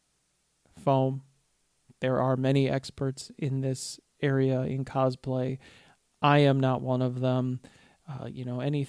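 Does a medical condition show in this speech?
No.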